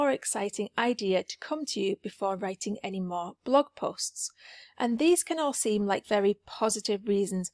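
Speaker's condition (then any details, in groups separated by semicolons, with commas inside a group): No condition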